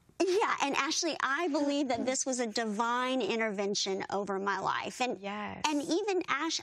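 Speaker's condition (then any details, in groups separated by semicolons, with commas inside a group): Bilateral cleft lip and palate; severe bilateral cleft lip and palate from birth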